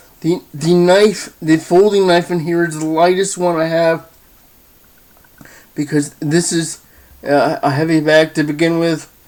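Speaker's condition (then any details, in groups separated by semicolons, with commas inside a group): Cerebral palsy, spastic diplegia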